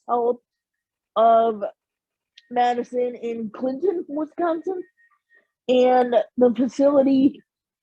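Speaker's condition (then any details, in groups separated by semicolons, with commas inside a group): Cerebral palsy; premature birth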